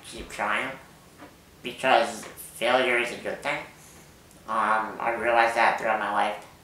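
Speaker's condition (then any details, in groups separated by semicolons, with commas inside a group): Muscular dystrophy; since birth, degenerative, back surgery for severe scoliosis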